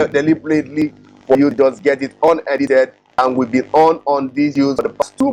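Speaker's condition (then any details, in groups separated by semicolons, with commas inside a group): No condition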